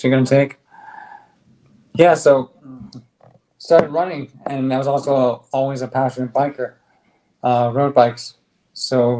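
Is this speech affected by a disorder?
Yes: ALS; on drug, stronger bite, speaks better.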